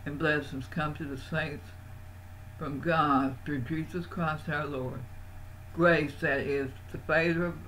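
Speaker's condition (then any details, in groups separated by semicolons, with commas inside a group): Parkinson's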